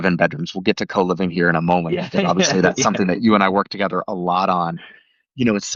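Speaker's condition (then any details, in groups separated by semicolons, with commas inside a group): No condition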